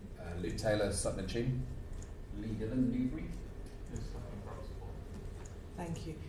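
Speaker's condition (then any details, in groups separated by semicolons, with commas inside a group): No condition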